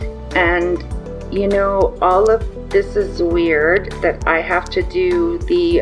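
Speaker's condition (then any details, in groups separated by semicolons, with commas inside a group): Aphasia after stroke; aphasia from stroke at 54, sudden onset one morning with only nonsense words, no physical deficits; word-finding difficulty, word substitutions, loses all words sometimes, speaking harder when tired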